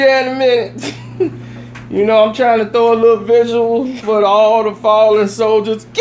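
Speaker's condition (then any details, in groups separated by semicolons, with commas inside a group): No condition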